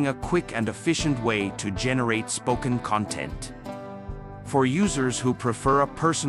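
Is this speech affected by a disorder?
No.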